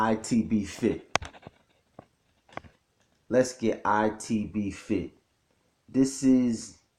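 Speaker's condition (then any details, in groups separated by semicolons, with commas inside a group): No condition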